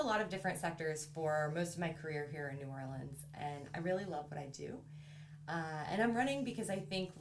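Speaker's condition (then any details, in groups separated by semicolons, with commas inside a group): No condition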